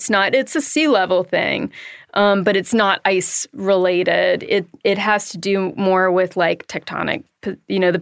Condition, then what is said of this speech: None; typical speech.